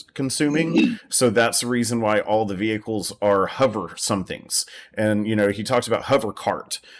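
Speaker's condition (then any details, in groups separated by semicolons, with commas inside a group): No condition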